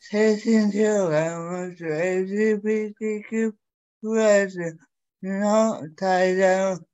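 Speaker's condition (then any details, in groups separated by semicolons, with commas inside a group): Cerebral palsy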